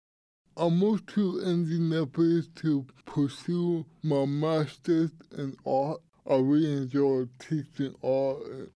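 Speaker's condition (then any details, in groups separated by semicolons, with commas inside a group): Cerebral palsy; cerebral palsy since birth, tight muscles, affects speaking, walking and hands, childhood physical therapy for hand use; takes muscle relaxer three times daily, taken this morning; speech affected, would be very hard to understand without the muscle relaxer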